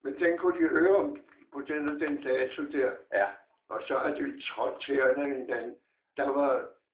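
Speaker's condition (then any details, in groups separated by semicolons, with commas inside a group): Parkinson's disease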